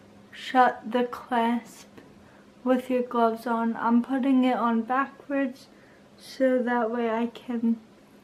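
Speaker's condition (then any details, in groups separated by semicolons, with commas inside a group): Cerebral palsy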